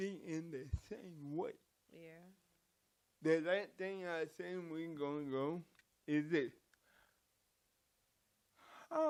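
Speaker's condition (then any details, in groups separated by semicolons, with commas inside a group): Cerebral palsy; from birth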